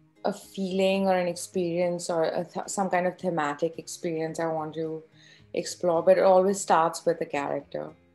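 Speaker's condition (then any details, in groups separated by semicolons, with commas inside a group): No condition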